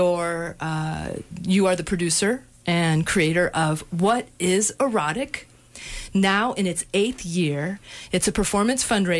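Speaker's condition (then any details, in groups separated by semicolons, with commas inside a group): No condition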